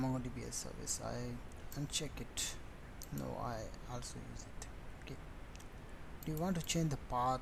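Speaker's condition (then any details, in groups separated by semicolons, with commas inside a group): No condition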